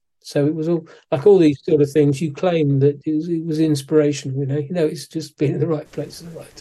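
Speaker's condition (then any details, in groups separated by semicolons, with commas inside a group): Parkinson's disease; physiotherapy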